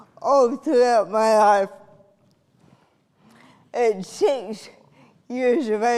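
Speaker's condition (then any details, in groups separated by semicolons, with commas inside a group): Cerebral palsy; from birth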